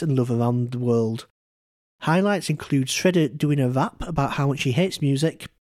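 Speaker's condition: No condition

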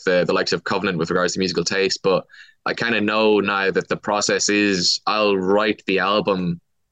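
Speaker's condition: No condition

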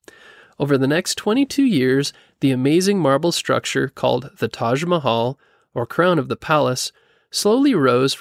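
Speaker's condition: No condition

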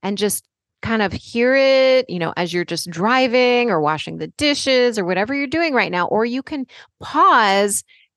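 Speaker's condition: No condition

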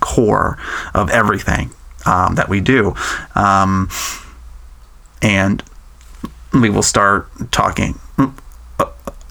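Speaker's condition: Stuttering; stuttering since age 3, ongoing into adulthood; still stutters; stutters in varied ways, repeats phrases, blocks, phone calls challenging; blocks

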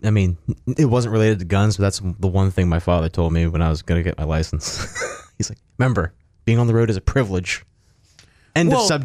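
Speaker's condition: No condition

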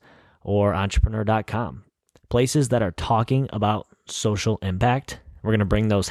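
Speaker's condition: No condition

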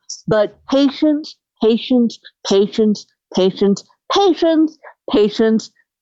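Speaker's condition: Cerebral palsy; major back surgery for scoliosis ten years ago

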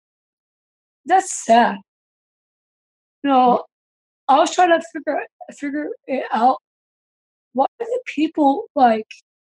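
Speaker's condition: Down syndrome; congenital

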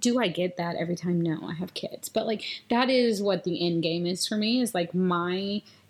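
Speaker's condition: No condition

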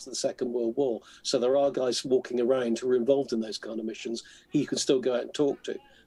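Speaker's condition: No condition

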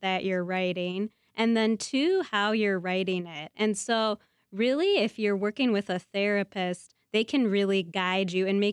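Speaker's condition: No condition

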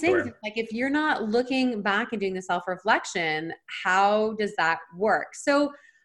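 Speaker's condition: No condition

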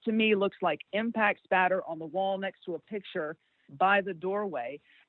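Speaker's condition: No condition

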